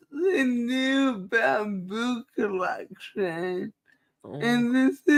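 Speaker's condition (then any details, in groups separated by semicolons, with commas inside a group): Cerebral palsy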